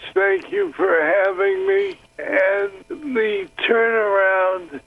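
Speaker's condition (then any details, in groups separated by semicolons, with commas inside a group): Parkinson's disease; reduced neurotransmitters, possibly genetic and Akron Ohio tire factory water pollution; slow or halting, sounds as before to own ear on playback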